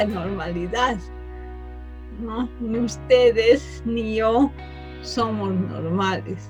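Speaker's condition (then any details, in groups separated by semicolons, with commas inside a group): Cerebral palsy from birth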